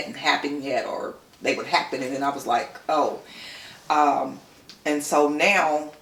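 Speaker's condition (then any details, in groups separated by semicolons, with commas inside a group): No condition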